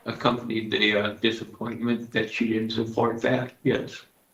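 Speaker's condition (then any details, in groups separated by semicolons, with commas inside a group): Parkinson's disease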